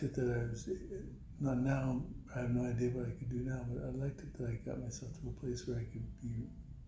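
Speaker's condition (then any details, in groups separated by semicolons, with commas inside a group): Parkinson's; voice went with Parkinson's, can still whisper, formerly whisper carried and was heard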